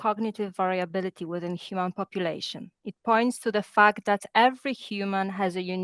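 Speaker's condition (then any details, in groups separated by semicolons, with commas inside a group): No condition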